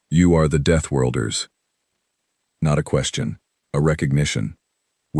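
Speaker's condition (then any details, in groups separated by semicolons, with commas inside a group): No condition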